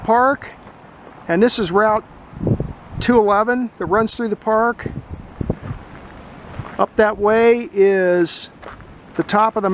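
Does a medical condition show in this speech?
No.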